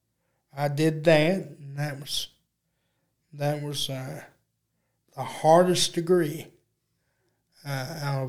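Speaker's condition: Cerebral palsy; uses electric wheelchair

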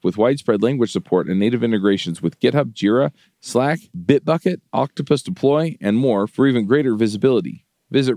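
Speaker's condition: No condition

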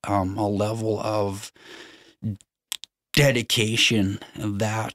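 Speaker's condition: Stutter; long-standing, long tried to hide it; sound and word repetitions, repeated fillers uh, hesitations and restarts; prolonged sounds, blocks

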